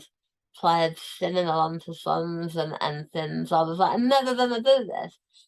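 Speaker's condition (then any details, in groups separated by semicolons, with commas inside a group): Tongue cancer, tongue removed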